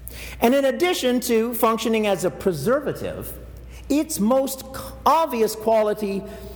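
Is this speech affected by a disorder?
No.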